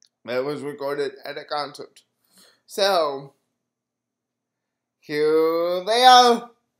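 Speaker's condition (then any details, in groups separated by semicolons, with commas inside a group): Cerebral palsy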